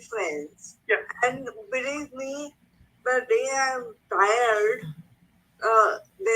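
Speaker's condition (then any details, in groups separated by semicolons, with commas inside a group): Cerebral palsy; speech affected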